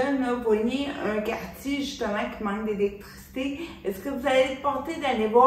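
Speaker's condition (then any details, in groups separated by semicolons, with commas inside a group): Cerebral palsy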